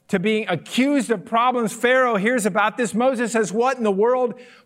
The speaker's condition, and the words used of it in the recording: No condition.